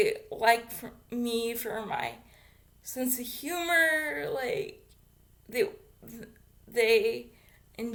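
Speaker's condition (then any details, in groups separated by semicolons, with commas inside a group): Cerebral palsy; infant ventilator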